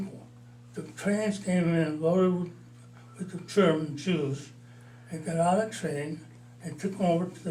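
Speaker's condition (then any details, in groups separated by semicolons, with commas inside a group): Parkinson's disease, mild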